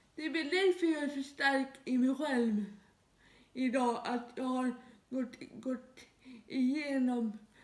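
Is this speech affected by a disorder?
Yes: dyskinetic cerebral palsy, severe.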